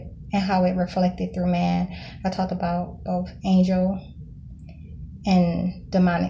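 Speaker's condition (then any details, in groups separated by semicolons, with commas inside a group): No condition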